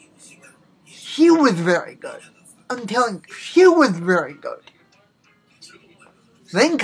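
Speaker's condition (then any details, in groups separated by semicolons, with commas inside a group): Cerebral palsy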